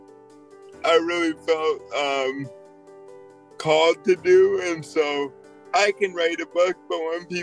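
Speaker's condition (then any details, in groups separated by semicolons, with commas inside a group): Cerebral palsy; present from birth; walks, competes in triathlons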